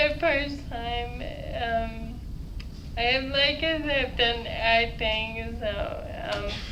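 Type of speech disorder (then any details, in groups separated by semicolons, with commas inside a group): Ataxic dysarthria; Friedreich's ataxia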